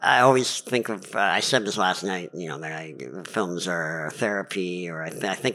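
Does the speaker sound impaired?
Yes: cleft palate; lifelong.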